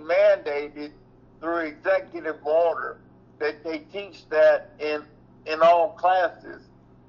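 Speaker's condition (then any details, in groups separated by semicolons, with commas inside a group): Cerebral palsy; reports being back on feet, running in yard days after taking ImmuCyst supplement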